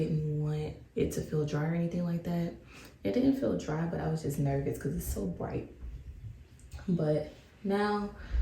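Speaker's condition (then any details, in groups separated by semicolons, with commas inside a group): No condition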